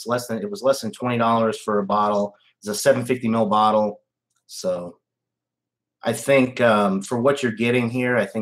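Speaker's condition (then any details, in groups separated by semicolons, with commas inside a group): No condition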